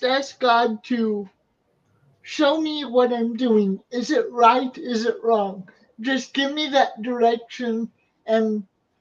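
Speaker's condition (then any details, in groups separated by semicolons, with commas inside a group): Cerebral palsy; wheelchair user, physical therapy; undiagnosed problem over past year and a half, on seven medications including pain medication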